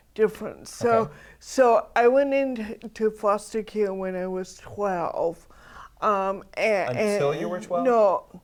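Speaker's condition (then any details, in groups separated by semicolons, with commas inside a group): Cerebral palsy; atypical speech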